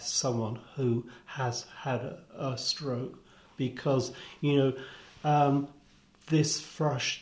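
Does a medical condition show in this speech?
Yes: aphasia; aphasia after stroke, right-sided weakness, early cognitive difficulties telling time and drawing shapes; attends Discover aphasia groups run by speech and language therapists, greatly improved; communicates reasonably well but needs time, words often escape, speaks slowly and clearly, reading, writing affected.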